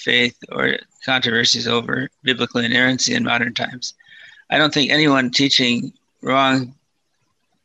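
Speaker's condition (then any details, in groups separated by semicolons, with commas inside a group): Parkinson's disease, mild; Parkinson's disease diagnosed about six years before recording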